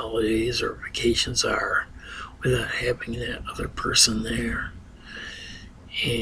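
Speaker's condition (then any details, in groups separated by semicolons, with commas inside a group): Ataxia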